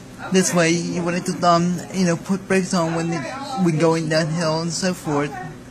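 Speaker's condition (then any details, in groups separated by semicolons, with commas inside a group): Cerebral palsy; speaks fast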